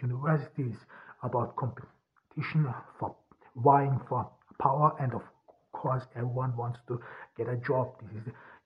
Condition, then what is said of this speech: Stuttering. I mean, despite the fact that it would be easier because I'm stuttering.